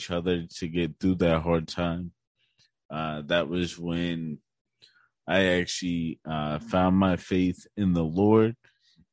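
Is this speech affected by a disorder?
Yes: cerebral palsy; tight muscles.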